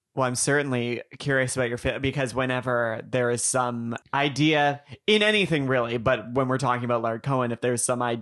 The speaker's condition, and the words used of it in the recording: No condition.